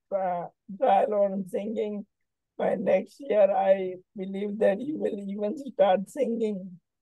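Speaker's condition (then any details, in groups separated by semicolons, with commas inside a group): ALS; onset right index finger; symptoms about a year before diagnosis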